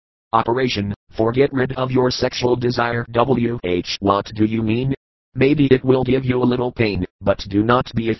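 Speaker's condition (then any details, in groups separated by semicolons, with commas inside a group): No condition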